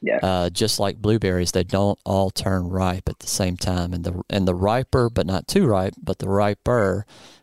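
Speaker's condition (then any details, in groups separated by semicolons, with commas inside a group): No condition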